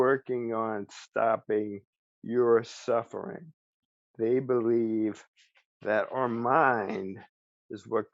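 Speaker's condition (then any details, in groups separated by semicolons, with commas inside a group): ALS; speech still preserved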